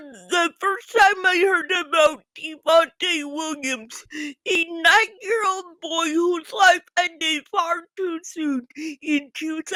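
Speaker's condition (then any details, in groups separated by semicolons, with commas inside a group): Physical speech impairment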